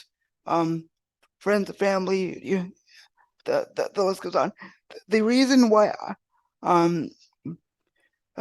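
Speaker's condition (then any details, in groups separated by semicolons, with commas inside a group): Cerebral palsy; wheelchair user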